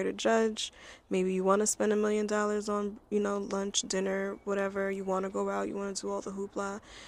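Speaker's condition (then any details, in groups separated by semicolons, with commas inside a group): No condition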